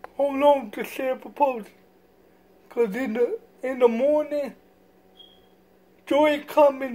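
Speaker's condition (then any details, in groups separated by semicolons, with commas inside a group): Cerebral palsy; from birth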